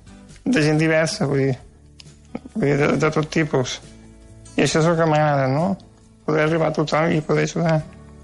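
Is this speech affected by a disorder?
Yes: Duchenne muscular dystrophy; dictates instead of writing, colds or bronchitis cause suffocation crises treated with morphine.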